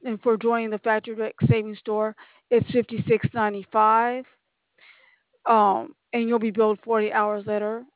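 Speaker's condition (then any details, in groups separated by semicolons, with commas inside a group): No condition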